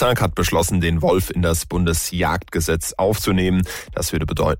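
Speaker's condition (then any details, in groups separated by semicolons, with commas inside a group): No condition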